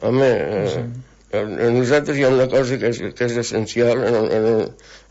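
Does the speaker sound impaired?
Yes: Parkinson's disease; brain stops making dopamine affecting psychomotor function, diagnosed 12 years ago; weekly table tennis program with CERT Tenis Taula and Àrea Bàsica de Salut.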